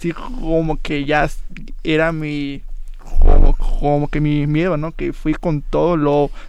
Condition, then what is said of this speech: Stuttering. Piensas muy bien y ya haces el uso de tu técnica para que sea más fácil la situación.